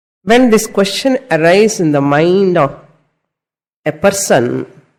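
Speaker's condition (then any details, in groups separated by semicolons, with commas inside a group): No condition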